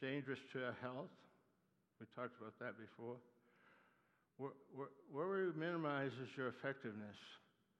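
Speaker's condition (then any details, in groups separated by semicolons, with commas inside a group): Parkinson's disease; Parkinson's attacks muscles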